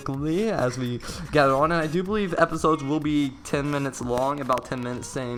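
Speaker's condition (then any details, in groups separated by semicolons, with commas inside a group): No condition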